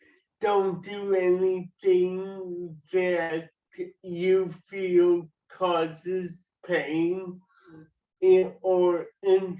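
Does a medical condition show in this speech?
Yes: cerebral palsy.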